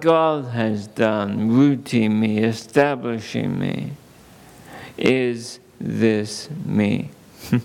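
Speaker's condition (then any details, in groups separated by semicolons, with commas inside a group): ALS; under neurologist care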